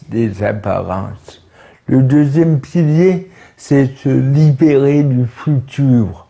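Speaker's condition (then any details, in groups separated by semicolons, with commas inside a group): Cerebral palsy; first walked at age nine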